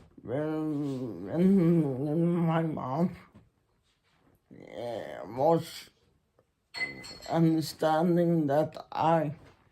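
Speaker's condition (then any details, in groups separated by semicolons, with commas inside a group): Muscular Parkinson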